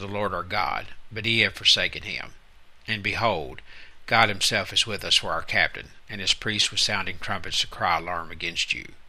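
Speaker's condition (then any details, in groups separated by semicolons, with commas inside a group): No condition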